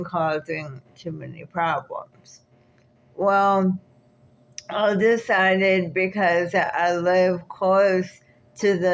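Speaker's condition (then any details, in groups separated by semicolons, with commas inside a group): Cerebral palsy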